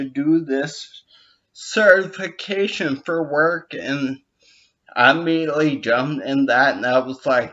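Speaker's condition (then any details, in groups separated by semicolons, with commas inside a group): Brain injury with dysarthria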